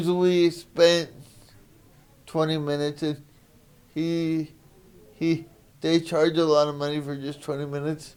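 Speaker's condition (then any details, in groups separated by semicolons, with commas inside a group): Spastic quadriplegic cerebral palsy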